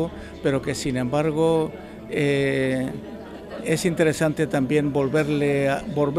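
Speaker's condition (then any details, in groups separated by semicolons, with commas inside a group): No condition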